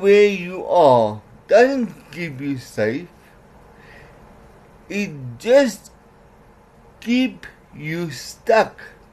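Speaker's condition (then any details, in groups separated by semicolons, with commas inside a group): Cerebral palsy; trouble formulating words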